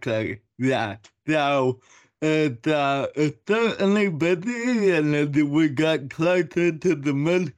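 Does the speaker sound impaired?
Yes: cerebral palsy.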